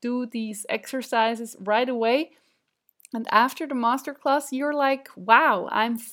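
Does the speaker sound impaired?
No.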